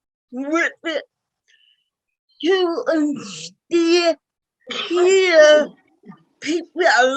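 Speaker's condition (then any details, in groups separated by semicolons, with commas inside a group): Cerebral palsy; speech impairment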